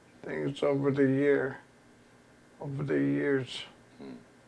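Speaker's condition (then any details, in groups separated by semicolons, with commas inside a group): ALS; progressive terminal illness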